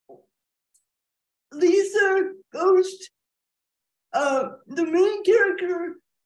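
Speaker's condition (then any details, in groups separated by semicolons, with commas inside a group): Cerebral palsy, quadriplegia; self-described clear voice, dry throat during talk, hosts want to understand better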